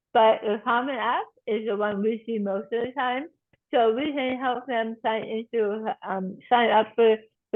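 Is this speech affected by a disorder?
Yes: tongue cancer surgery and reconstruction.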